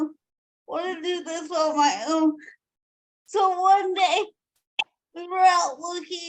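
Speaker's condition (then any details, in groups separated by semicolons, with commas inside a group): Cerebral palsy; from birth, 42 surgeries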